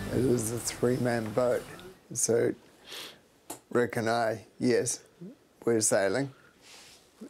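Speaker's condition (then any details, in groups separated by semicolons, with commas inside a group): Multiple sclerosis; diagnosed about 13 years ago, progressive, fatigue, unsteady walking; slurred like drunk as day progresses with fatigue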